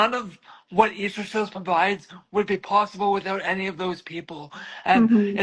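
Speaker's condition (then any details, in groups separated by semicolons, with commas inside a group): Cerebral palsy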